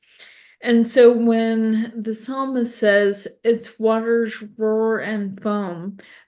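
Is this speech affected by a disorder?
Yes: ALS; repeated falls on walks from about two years ago.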